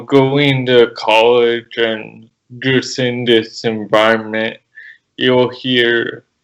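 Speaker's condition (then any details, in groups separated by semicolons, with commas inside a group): Cerebral palsy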